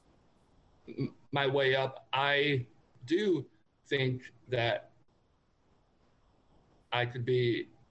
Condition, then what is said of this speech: Stuttering. Just because everyone who meets me, they'll notice right away, because one of the things I stutter on most is my name.